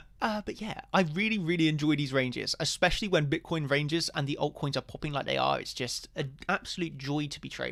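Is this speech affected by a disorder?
No.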